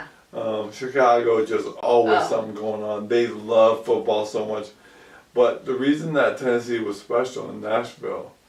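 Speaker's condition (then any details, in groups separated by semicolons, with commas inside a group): ALS; about 2 years since onset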